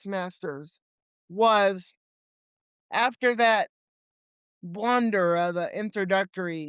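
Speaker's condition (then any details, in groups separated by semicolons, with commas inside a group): Cerebral palsy; limited mobility, legs; age 28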